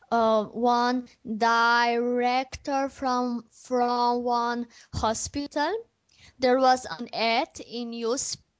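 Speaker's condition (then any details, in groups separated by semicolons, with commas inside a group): Stuttering; onset at age 4, voice changed suddenly about half year before onset, speech therapy three times without change; stutters for over 20 years, still stutters; stuttering with repeated phrases and part-words, self-corrections; repeated words, prolonged sounds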